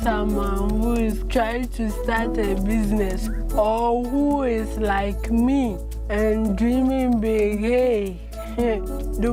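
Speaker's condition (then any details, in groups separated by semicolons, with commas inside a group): Cerebral palsy; from birth; 24 years since birth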